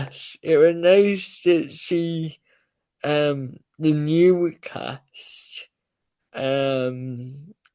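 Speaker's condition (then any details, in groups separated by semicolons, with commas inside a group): Cerebral palsy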